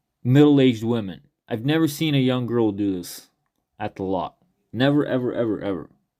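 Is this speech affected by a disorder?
No.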